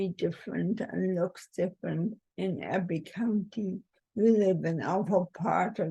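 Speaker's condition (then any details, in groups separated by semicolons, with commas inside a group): Cerebral palsy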